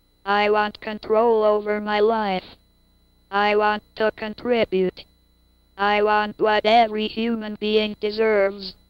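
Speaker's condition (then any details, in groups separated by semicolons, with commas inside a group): Cerebral palsy; cannot move limbs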